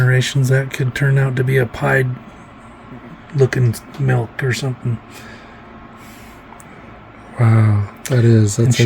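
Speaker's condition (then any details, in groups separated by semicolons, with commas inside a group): No condition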